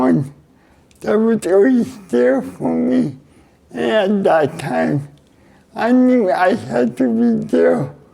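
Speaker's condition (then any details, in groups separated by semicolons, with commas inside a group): Cerebral palsy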